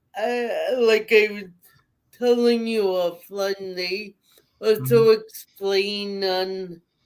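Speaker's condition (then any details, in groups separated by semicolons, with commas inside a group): Cerebral palsy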